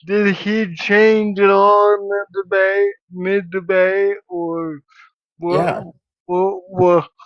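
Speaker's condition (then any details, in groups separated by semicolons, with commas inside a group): Cerebral palsy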